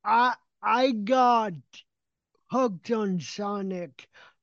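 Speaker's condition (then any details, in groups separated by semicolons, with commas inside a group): Cerebral palsy; gait severely affected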